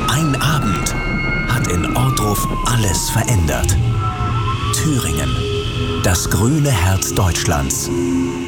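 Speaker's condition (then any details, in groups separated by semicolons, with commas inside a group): No condition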